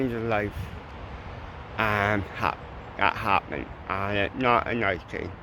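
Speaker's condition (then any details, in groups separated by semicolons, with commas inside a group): Cerebral palsy; mild, ataxic type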